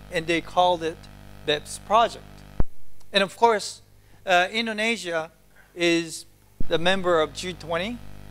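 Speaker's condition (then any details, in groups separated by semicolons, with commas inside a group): No condition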